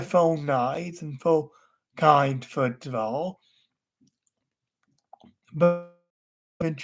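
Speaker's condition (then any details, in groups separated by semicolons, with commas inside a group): Cerebral palsy; wheelchair user, unable to walk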